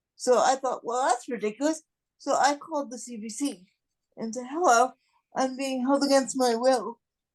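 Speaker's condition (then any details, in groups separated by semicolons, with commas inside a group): Cerebral palsy; non-progressive, will not improve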